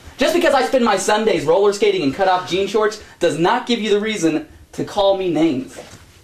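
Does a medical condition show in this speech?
No.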